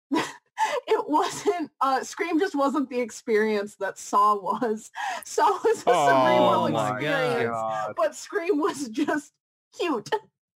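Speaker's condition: No condition

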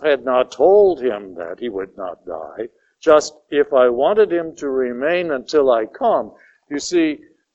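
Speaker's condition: No condition

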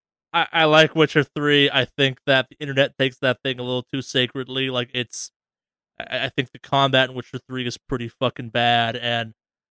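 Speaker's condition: No condition

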